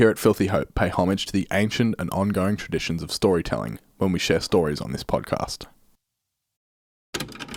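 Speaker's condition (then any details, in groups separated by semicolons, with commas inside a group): No condition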